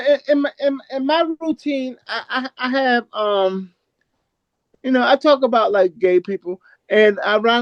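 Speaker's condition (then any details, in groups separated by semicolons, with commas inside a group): Cerebral palsy; from birth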